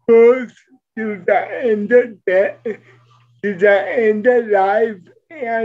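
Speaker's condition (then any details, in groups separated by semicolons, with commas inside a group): Cerebral palsy; present from birth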